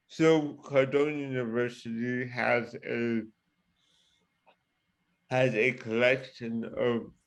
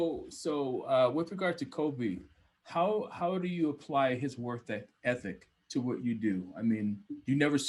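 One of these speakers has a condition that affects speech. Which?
The first: cerebral palsy; present from birth.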